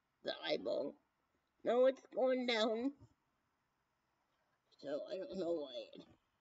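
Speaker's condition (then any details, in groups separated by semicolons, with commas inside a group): Brain injury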